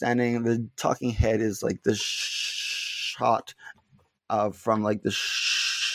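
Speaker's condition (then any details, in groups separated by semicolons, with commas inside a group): Stuttering; not stuttering much at time of recording; prolonged sounds, blocks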